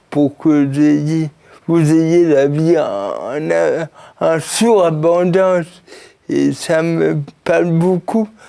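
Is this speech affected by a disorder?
Yes: cerebral palsy; since birth, birth injury.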